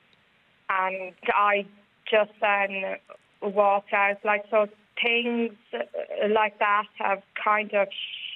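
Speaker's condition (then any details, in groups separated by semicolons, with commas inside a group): Stutter; stutter beginning in childhood; adult, still stutters; stutters on phone calls and ordering, stuck on words, worse under pressure or when others finish words, eases with talking; prolonged sounds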